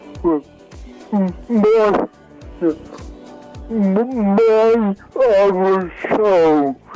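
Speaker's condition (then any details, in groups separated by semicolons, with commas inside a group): Cerebral palsy; wheelchair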